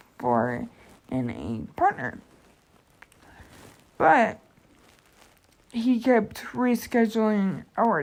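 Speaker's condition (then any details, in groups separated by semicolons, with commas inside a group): Cerebral palsy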